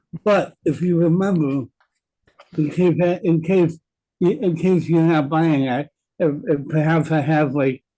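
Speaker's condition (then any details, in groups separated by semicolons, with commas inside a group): Cerebral palsy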